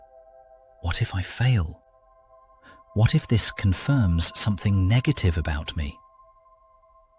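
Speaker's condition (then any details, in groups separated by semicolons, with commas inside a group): No condition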